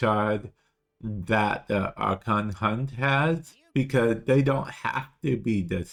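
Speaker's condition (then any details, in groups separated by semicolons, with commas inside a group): Cerebral palsy; affects speech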